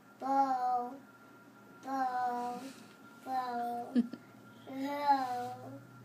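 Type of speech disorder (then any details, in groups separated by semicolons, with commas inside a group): Childhood apraxia of speech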